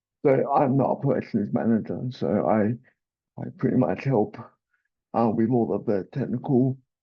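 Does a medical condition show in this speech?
Yes: cerebral palsy.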